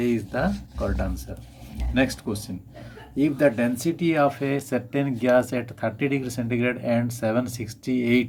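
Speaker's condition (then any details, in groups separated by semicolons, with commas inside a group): No condition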